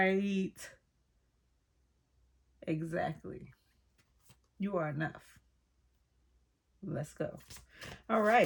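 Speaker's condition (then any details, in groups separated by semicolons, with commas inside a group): No condition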